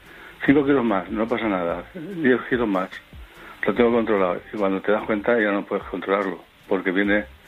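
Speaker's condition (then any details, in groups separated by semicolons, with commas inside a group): Parkinson's; on medication for Parkinson's, plays table tennis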